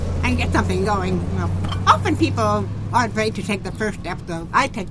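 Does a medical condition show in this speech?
Yes: profound deafness; genetic auditory nerve damage, born hearing or hard of hearing, profoundly deaf by age five; cochlear implants a couple years ago, bypass damaged nerve, formerly hearing aids, groups still hard; deaf voice, sounds different, sometimes taken for German accent, once reported as drunk slurring.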